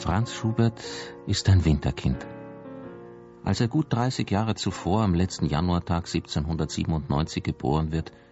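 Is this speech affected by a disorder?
No.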